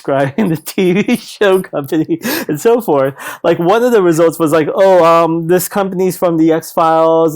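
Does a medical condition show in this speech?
No.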